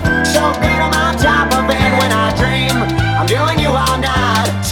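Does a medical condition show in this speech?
No.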